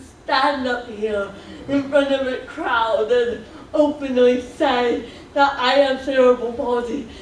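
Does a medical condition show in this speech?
Yes: cerebral palsy; speech slightly off.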